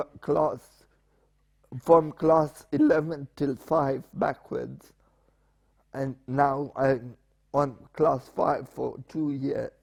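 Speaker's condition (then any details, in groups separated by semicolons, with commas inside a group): Spastic paraplegia with essential tremor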